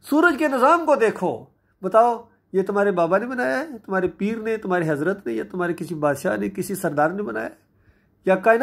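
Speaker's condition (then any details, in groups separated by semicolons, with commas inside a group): No condition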